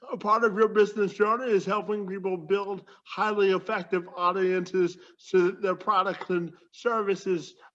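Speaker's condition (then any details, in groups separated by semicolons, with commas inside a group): Spastic quadriplegia cerebral palsy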